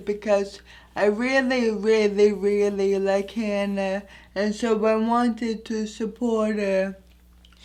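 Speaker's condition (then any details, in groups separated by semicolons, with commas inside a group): Anoxic brain injury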